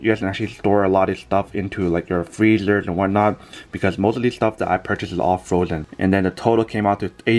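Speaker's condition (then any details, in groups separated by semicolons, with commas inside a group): No condition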